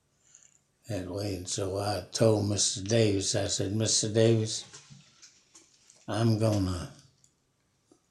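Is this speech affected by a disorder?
Yes: Parkinson's disease; fallen 19 times in yard.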